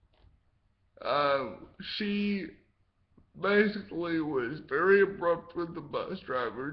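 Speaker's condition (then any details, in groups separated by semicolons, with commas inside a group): Cerebral palsy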